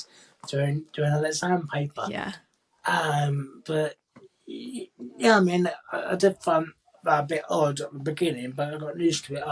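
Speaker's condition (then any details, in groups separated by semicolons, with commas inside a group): Cerebral palsy; speaks quite clearly, had childhood speech therapy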